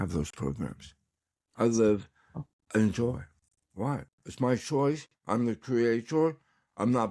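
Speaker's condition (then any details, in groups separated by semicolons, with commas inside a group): Tongue cancer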